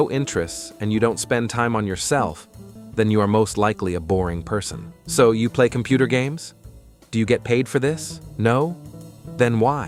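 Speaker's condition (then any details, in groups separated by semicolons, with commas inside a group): No condition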